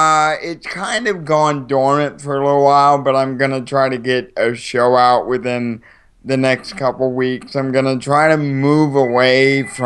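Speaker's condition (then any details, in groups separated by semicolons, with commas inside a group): Cerebral palsy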